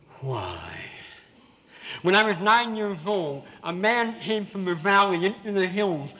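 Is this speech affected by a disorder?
Yes: severe cleft palate with lisp; still speaks with a lisp, hard to understand, could not speak clearly for first 17 years.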